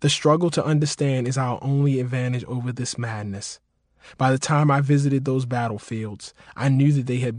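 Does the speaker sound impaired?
No.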